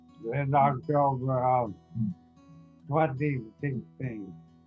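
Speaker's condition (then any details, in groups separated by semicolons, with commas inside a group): ALS; onset in left leg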